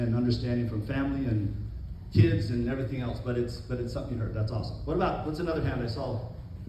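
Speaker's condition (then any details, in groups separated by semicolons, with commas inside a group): No condition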